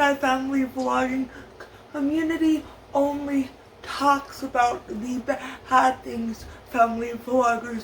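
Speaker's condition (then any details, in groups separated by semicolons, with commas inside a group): Cerebral palsy, severe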